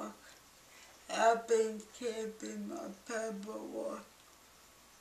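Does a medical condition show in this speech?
Yes: cerebral palsy.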